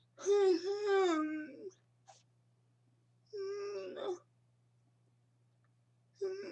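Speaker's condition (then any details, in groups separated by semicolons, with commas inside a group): Cerebral palsy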